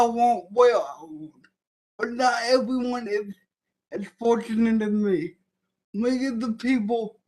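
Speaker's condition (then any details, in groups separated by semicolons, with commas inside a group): Cerebral palsy; present from birth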